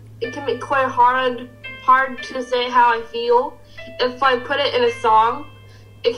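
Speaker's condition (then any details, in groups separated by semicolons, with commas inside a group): Down syndrome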